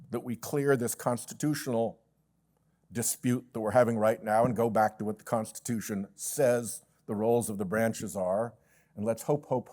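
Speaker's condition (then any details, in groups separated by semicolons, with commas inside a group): No condition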